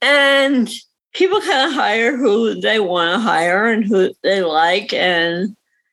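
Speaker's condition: Cerebral palsy; reading disability

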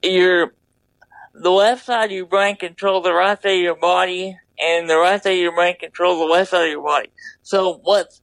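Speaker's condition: Double hemiplegia cerebral palsy

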